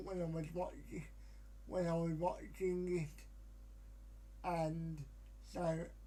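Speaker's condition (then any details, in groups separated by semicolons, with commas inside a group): Cerebral palsy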